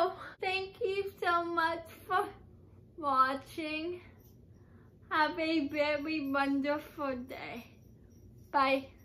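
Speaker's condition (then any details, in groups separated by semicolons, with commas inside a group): Cerebral palsy; uses crutches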